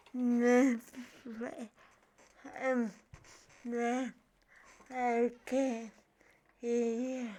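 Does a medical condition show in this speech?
Yes: cerebral palsy; from birth.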